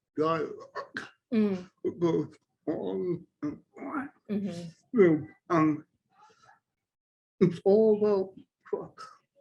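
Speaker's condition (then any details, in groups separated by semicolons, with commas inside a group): Vocal dystonia; spasmodic dysphonia, dystonia, also affects hand muscles; sudden onset, many years; voice breaks, spasms, throat tightness, hoarseness, hard to understand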